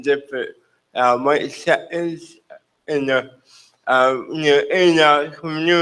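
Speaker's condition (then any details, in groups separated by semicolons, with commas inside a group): Cerebral palsy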